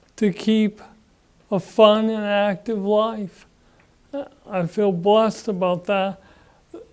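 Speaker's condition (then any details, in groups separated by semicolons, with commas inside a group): Parkinson's disease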